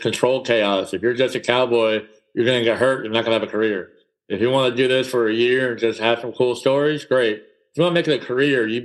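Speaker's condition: Cleft palate; congenital cleft palate

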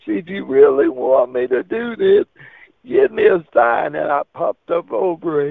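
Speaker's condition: Cerebral palsy; wheelchair user

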